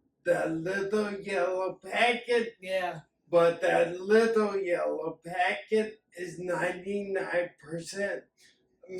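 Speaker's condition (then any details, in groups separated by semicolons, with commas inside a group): Acquired ataxia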